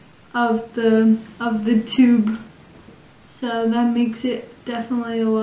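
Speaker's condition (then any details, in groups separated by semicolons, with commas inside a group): Cerebral palsy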